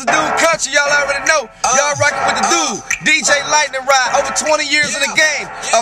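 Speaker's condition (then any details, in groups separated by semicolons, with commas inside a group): No condition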